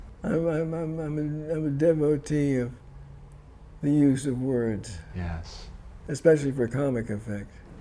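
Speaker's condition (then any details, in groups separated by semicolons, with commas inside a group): Parkinson's disease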